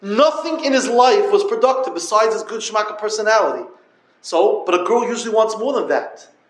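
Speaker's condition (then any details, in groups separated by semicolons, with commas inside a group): No condition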